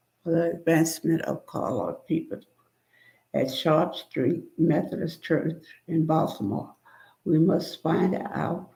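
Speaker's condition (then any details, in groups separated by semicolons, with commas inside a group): Spinal neurosarcoidosis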